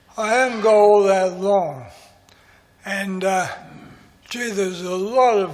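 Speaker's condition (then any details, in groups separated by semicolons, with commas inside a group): MND; voice is going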